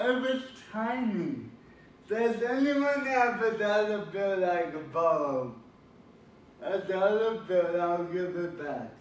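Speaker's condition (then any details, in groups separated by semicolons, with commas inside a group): Cerebral palsy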